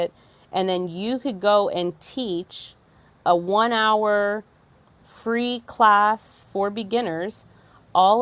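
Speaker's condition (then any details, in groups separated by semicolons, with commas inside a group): No condition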